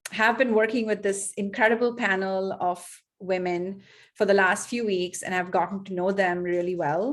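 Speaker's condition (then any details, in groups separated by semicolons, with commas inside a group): No condition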